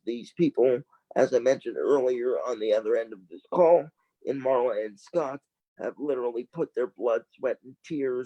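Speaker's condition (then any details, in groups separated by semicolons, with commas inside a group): Cerebral palsy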